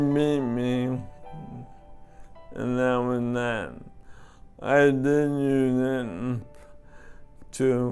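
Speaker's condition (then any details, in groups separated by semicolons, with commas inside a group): ALS; over 1.5 years since onset, weekly progression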